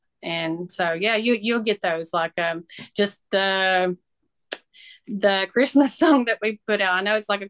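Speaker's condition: No condition

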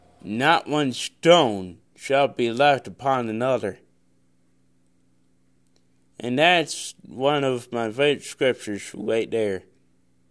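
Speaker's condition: Cerebral palsy; born with condition

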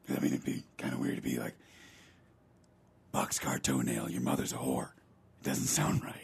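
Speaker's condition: Paralyzed vocal cord; Non-Hodgkin lymphoma behind tonsil, tonsil removed, few months of chemotherapy; voice changed by paralyzed vocal cord, says sounds like Batman

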